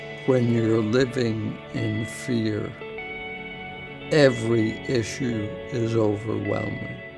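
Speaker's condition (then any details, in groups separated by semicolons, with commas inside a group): ALS; degenerative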